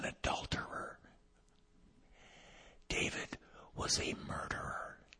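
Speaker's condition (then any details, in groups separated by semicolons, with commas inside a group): Vocal cord paralysis, unilateral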